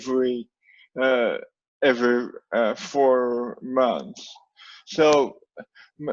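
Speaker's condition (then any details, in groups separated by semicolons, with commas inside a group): Cerebral palsy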